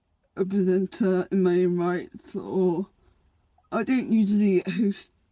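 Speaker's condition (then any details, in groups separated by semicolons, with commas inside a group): Cerebral palsy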